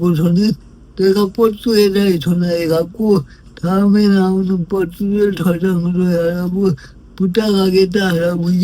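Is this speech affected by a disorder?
Yes: brain lesion disability.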